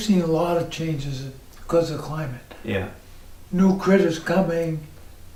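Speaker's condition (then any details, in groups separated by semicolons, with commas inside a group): ALS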